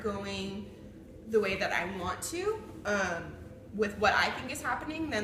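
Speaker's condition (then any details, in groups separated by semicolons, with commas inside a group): No condition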